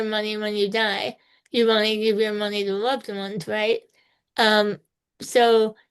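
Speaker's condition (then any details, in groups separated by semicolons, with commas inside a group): Spinal muscular atrophy type two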